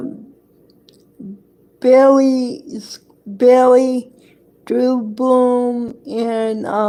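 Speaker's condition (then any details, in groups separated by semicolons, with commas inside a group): Cerebral palsy; affects hand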